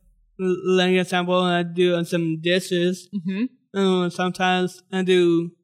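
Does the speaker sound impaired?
Yes: Down syndrome.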